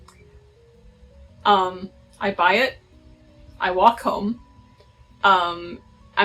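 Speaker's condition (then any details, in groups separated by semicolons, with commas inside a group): No condition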